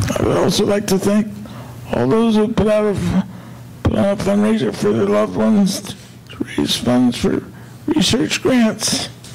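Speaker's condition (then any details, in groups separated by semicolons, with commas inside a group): Multiple system atrophy; voice affected, avoids answering questions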